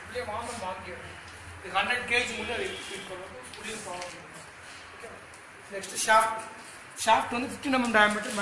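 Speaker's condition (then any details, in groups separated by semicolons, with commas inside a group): No condition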